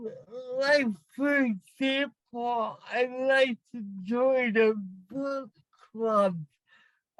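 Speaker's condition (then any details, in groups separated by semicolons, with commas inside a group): Cerebral palsy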